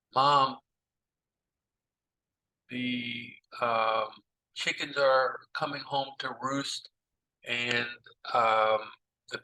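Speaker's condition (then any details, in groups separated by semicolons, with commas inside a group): No condition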